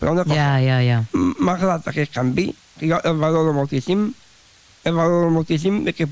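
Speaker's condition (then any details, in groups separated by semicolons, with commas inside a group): Down syndrome; extra chromosome, different pace of learning; age 30; very talkative, expresses self in own way and own words, dislikes being corrected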